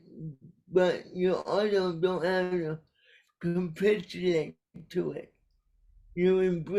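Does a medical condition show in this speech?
Yes: cerebral palsy; caused by brainstem aneurysm.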